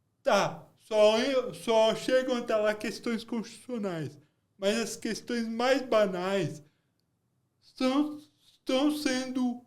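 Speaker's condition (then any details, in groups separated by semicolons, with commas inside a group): Cerebral palsy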